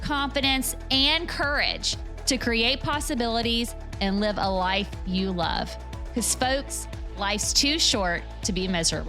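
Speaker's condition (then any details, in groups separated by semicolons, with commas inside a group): No condition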